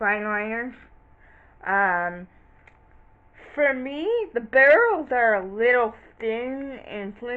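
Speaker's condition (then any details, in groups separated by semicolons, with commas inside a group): Cerebral palsy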